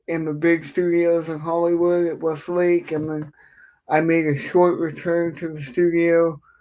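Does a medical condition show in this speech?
Yes: cerebral palsy; affects speech.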